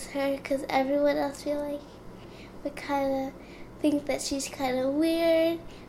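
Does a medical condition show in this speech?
Yes: cerebral palsy; gym, yoga and dance difficult, sometimes cannot keep up, handwriting not very neat; finds reading own poetry aloud hard, cannot say it as intended.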